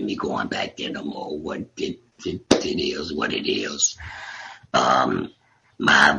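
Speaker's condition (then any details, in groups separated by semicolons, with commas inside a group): Laryngectomy; total laryngectomy for tumor by voice box, after failed six weeks chemo and radiation; voice deeper and raspy before diagnosis, only one or two words after surgery, improving with therapy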